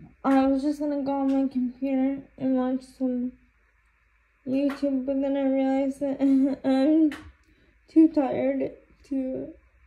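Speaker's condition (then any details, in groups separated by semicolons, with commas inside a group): Cerebral palsy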